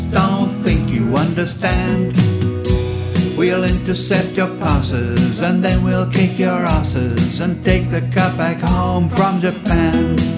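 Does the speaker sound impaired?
No.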